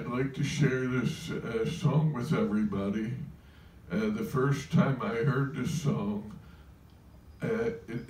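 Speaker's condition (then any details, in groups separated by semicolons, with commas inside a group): Parkinson's, Lewy body dementia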